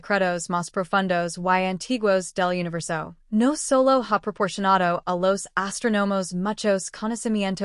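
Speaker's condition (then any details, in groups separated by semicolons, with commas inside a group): No condition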